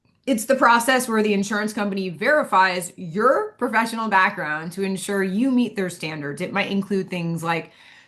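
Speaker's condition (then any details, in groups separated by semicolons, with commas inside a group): No condition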